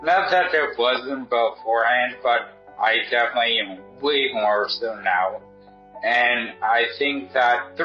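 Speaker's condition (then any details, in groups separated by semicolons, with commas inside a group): Traumatic brain injury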